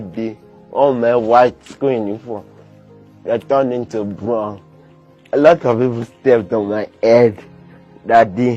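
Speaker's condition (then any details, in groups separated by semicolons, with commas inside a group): Cerebral palsy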